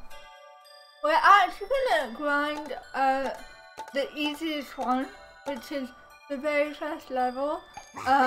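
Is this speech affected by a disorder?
Yes: cerebral palsy.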